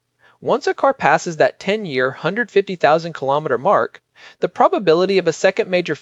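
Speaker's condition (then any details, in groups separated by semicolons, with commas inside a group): No condition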